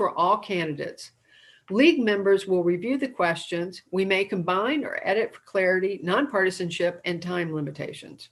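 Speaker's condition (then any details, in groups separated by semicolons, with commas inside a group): No condition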